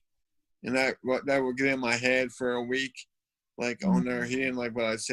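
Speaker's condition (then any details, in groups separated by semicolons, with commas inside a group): Cerebral palsy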